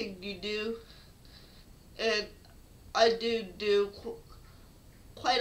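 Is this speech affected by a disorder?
Yes: cerebral palsy; affects speech.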